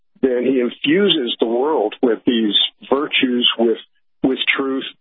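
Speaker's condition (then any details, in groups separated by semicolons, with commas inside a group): No condition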